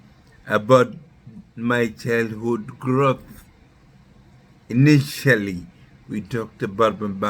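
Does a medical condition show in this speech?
Yes: neurological disease; struggling to speak.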